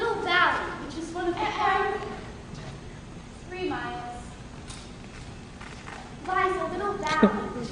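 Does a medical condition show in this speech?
No.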